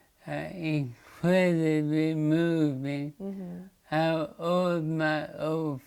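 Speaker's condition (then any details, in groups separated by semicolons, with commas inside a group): Motor neurone disease; diagnosed last year; slurred speech first sign, speech significantly worse recently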